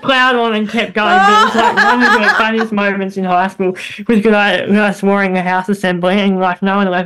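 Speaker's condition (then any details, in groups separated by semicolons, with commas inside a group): Bilateral cleft lip and palate; childhood voice squeaky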